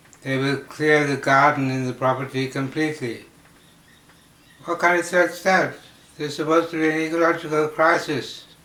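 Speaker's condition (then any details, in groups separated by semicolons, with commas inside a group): Slurred speech from poisoning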